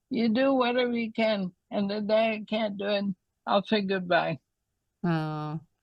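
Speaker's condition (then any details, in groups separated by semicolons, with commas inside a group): ALS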